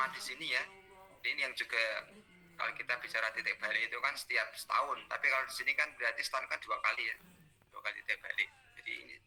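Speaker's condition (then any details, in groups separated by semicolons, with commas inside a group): No condition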